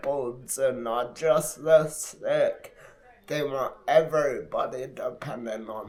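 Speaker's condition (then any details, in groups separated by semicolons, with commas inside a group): Multiple sclerosis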